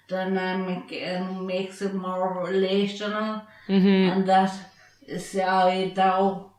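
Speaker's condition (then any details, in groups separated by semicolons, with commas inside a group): Traumatic brain injury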